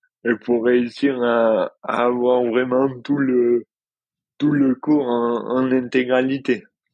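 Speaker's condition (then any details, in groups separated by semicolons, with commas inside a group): Dystonia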